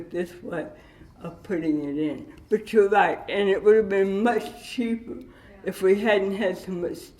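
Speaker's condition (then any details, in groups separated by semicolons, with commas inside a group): Cerebral palsy with dystonia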